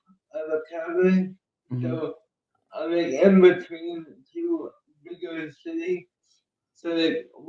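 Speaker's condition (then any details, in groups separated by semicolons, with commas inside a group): Cerebral palsy; uses one hand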